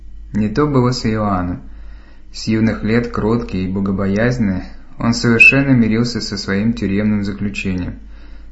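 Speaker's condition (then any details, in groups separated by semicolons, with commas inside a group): No condition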